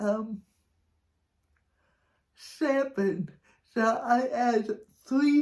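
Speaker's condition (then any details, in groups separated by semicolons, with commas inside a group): Cerebral palsy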